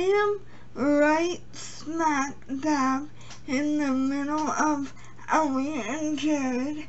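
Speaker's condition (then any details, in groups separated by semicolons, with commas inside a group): Cerebral palsy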